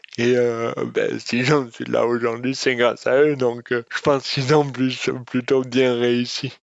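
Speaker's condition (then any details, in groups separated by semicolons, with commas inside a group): Dystonia; speech disorder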